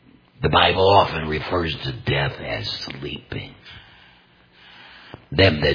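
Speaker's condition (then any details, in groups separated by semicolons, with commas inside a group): Total laryngectomy; complete laryngectomy for larynx cancer, voice prosthesis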